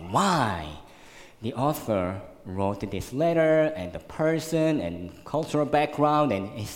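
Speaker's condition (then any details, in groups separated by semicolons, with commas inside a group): Cleft lip and palate, severe; congenital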